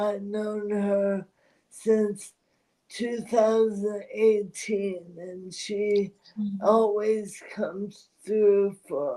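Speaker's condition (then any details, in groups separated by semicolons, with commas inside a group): ALS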